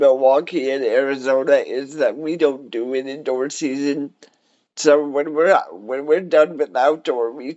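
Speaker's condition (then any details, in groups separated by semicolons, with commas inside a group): Cerebral palsy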